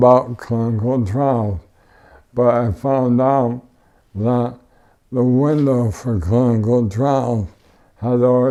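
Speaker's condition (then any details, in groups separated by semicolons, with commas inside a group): ALS; tracheotomy, ventilator, wheelchair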